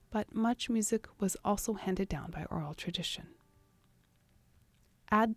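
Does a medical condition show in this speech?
No.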